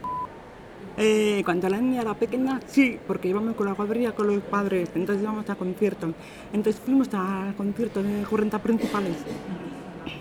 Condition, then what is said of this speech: Deafness. Cuando me quedé sorda, lo que hicieron era matacarme para que no pierda lo que había y lo que he aprendido a hablarlo cuando oía.